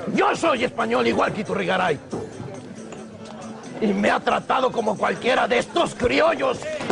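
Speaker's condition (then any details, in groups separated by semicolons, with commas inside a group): No condition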